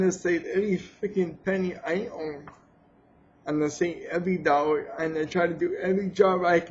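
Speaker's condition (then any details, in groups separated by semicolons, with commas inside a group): Cerebral palsy; has had surgery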